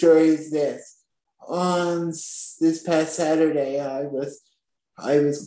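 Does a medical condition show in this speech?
Yes: spastic quadriplegic cerebral palsy; born at 27 weeks gestation.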